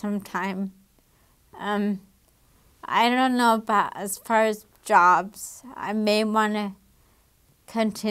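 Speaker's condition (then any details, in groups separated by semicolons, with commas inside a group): Damaged diaphragm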